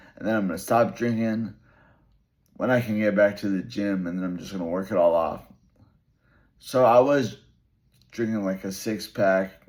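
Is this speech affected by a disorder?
Yes: brain injury; 20-foot fall, surgery; relearned talking.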